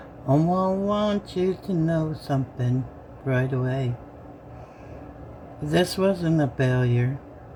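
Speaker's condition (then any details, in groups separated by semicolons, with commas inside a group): Bell's palsy, severe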